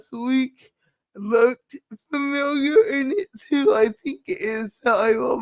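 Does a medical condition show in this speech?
Yes: cerebral palsy; speech affected, permanent.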